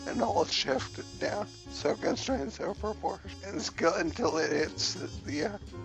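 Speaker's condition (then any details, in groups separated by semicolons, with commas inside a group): Cerebellar ataxia from brain tumour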